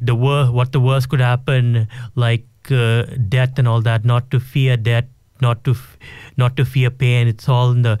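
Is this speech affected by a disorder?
Yes: stammering; mild autism, realized at age 15, stammering at times, facial tics; talks without expression; here repeated sounds.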